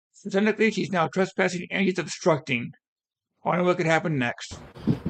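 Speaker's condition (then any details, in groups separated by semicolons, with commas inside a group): No condition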